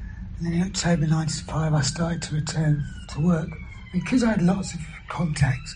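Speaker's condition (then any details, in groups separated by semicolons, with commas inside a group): Throat cancer surgery, vocal injections; cancerous neck tumour, operations at Guy's, radiotherapy, one vocal cord half paralysed, deaf one ear, BAHA hearing aid; years after treatment, three vocal cord injections, swallow disorder, chokes on food; whispered after surgery, two or three words per breath, injections now allow full sentences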